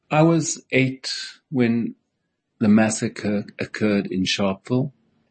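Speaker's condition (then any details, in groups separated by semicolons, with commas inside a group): No condition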